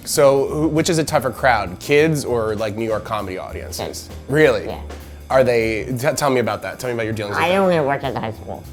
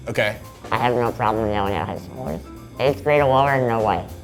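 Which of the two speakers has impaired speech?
The second: muscular dystrophy; type unknown.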